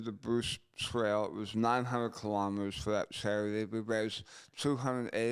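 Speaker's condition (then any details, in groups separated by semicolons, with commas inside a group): Gunshot injury to chin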